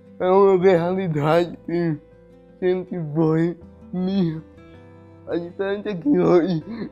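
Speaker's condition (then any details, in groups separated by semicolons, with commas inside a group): Cerebral palsy; some difficulty speaking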